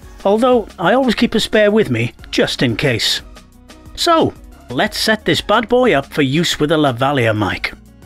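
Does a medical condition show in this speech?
No.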